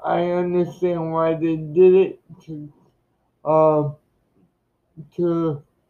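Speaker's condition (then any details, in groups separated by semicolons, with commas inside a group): Cerebral palsy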